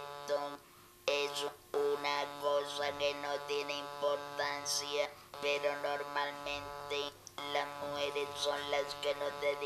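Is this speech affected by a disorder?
Yes: total laryngectomy; laryngeal cancer.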